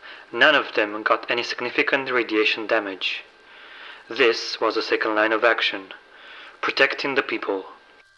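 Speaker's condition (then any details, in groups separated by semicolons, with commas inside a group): No condition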